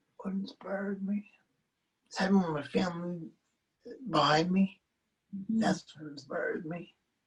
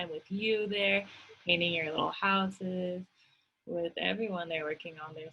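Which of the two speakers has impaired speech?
The first: cerebral palsy.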